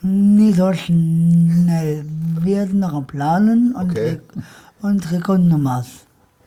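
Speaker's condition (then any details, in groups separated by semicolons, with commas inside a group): Down syndrome; trisomy 21, present from birth, operated right after birth in Hannover, back corset worn earlier; adult, 26 years old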